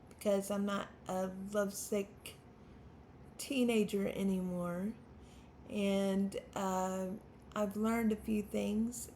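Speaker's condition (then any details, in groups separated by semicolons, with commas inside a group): Spastic quadriplegic cerebral palsy; voice challenges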